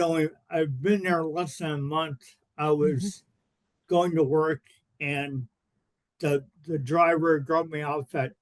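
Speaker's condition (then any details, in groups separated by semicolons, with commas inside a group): Cerebral palsy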